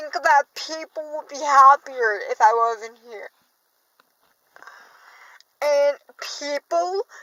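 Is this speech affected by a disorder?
Yes: cerebral palsy; from birth, affects walking.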